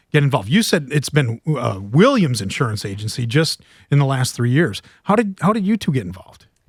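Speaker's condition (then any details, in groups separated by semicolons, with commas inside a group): No condition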